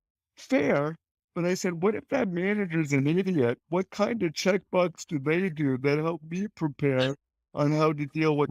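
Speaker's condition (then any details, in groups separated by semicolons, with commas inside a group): Cerebral palsy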